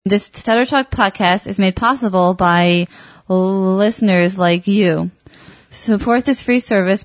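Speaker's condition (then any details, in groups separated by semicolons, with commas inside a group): No condition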